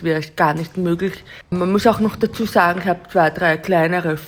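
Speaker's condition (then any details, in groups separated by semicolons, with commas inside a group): Deafness; learned sign language only from age 17, no one had told her it existed; interviewed with help of a sign language interpreter; learned to speak over time despite deafness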